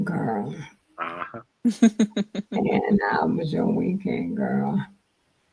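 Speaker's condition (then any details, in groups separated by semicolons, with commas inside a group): Multiple sclerosis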